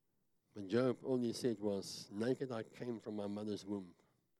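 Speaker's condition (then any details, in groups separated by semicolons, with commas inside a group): Cleft palate; talks funny, self-described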